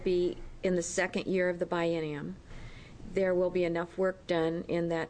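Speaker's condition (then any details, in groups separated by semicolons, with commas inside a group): No condition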